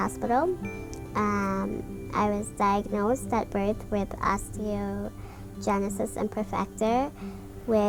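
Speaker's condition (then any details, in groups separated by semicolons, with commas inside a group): No condition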